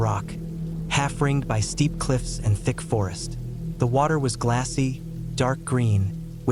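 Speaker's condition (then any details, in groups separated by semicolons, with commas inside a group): No condition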